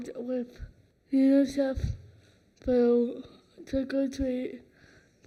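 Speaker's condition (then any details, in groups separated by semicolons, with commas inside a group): Cerebral palsy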